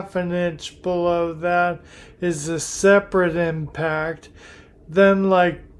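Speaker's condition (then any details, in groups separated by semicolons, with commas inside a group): Primary lateral sclerosis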